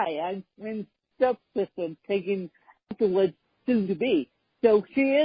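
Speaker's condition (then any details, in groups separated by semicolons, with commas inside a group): Cerebral palsy, mixed, moderate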